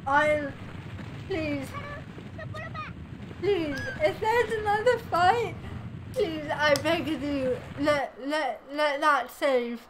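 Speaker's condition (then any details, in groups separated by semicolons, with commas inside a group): Cerebral palsy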